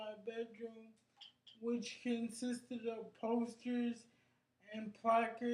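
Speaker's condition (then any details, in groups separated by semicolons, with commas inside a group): Cerebral palsy; brain injury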